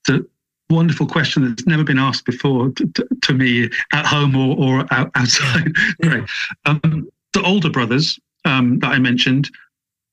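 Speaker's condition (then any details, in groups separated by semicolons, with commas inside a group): Stammer; developmental, onset early childhood, lifelong, more severe during trial, barely able to speak first six months in prison; less intense than in earlier years; blocks on words, anticipatory anxiety, worse under stress, alcohol once used to speak more easily; repeated sounds, blocks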